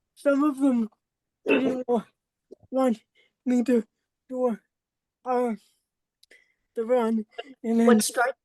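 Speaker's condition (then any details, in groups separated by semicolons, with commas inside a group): Cerebral palsy; walks a little, high energy cost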